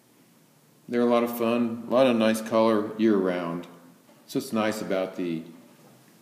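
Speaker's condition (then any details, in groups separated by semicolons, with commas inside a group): No condition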